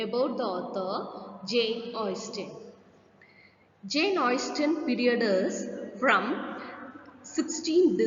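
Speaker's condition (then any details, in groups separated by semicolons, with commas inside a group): No condition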